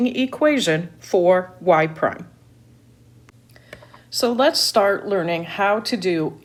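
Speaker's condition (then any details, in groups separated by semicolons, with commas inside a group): No condition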